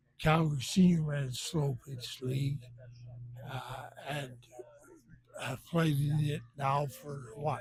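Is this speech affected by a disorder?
Yes: benign essential tremor; benign essential tremor, bilateral awake brain surgery, brain implants; decades since onset, age 79, medications ineffective.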